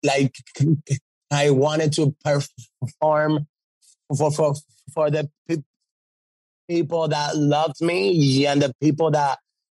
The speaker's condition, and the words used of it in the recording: Stuttering. So one of your storyline, part of the storyline was that you have the stutter that you have, and then when you sing, it goes away.